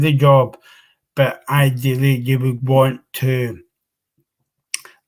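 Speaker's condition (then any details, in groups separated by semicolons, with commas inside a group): Cerebral palsy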